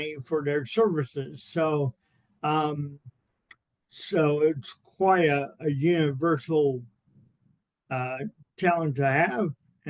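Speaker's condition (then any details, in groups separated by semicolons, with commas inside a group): Cerebral palsy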